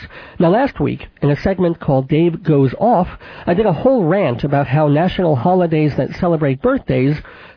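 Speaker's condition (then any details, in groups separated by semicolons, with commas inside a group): Cleft palate with lisp; therapy with Mrs. Adler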